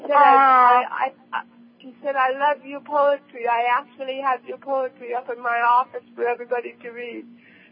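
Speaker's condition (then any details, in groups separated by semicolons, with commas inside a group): Cerebral palsy; present from birth, handwriting physically hard and slow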